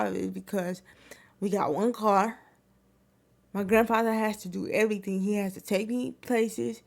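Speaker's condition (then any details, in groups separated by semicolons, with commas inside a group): Cerebral palsy; wheelchair user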